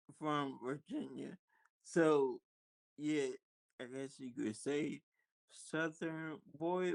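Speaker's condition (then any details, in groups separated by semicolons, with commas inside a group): Multiple sclerosis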